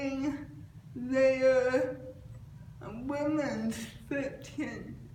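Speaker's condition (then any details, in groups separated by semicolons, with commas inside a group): Cerebral palsy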